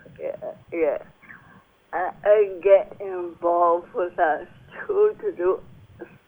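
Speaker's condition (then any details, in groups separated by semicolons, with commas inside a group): Cerebral palsy; speech impaired since childhood, unnoticed until adulthood, therapist Philip helped forming words; noticeable to listeners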